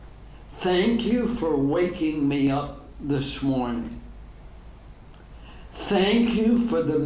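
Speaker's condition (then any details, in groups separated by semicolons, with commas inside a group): ALS; degenerative; diagnosed ten years ago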